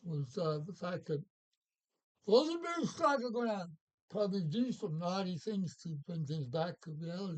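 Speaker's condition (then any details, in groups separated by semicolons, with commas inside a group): Parkinson's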